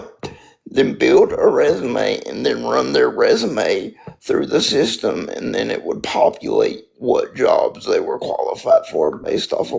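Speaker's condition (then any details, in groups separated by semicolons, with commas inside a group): Spastic quadriplegic cerebral palsy; wheelchair over 18 hours daily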